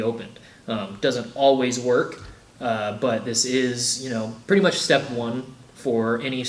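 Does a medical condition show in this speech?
No.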